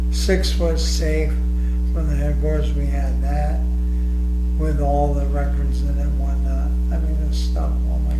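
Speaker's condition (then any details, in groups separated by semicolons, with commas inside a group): ALS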